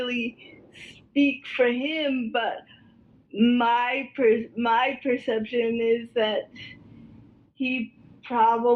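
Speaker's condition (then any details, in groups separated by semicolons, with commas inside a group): Cerebral palsy, spastic quadriplegia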